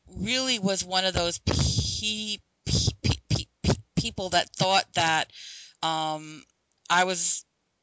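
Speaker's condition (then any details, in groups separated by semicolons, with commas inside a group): Stuttering; stuttering first remembered around age five, covert most of adult life, open about it for about 4 years; stutters openly, discloses stuttering at work and to students, lets stuttering come out; hid stuttering by avoiding talking and switching words, later slipping out more; repeated sounds, prolonged sounds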